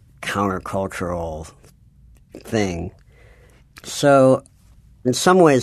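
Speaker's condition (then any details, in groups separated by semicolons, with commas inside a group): Cleft palate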